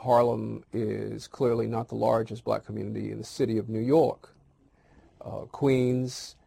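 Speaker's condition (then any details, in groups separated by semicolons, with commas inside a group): No condition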